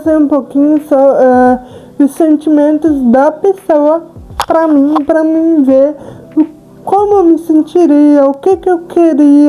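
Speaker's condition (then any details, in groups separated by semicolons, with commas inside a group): Cerebral palsy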